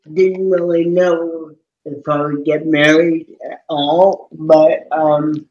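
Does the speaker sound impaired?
Yes: cerebral palsy; cerebral palsy from oxygen loss when stuck in birth canal, balance and coordination off, cannot drive, therapists in childhood; profound disability, big speech impediment he calls his accent, hard to understand at first, especially by phone.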